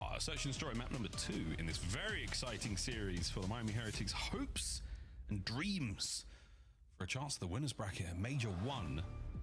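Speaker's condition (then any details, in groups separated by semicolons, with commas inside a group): No condition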